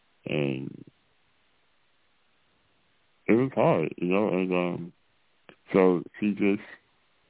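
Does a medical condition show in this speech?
Yes: muscular dystrophy; tracheostomy to aid breathing about 38 years ago, after life support.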